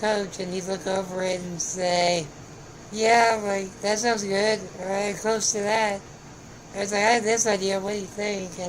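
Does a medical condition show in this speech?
Yes: spinal muscular atrophy.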